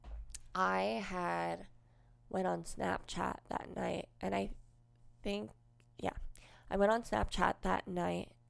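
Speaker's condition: Cleft lip and palate, unilateral

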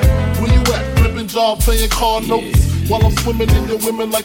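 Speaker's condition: No condition

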